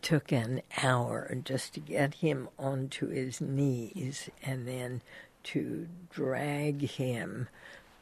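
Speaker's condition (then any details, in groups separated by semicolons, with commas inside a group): Spasmodic dysphonia; voice still altered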